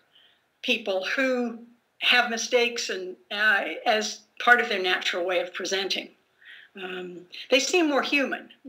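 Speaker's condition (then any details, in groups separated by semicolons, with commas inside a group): No condition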